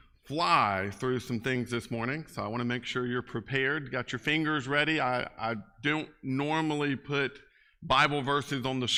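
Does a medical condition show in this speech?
No.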